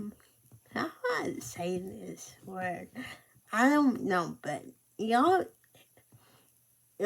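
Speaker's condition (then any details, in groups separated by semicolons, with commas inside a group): Cerebral palsy; muscle spasm medication, pain medication; speech affected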